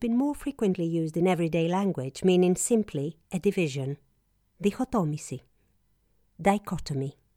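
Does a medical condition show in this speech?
No.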